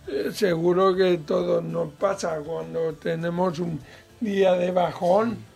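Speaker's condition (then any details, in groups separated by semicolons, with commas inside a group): Cerebral palsy; mild, lesser degree of disability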